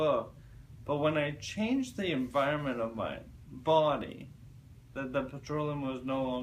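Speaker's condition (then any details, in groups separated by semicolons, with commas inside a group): Cerebral palsy; present from birth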